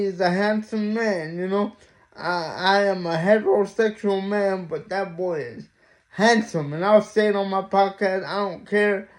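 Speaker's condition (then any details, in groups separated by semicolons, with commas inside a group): Mild cerebral palsy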